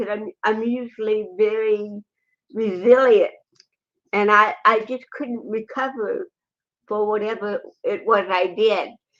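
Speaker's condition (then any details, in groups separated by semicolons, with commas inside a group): Cerebral palsy; diagnosed as baby after slow development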